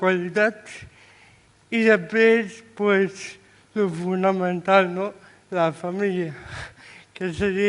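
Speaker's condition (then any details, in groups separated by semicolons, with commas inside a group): Cerebral palsy; physical form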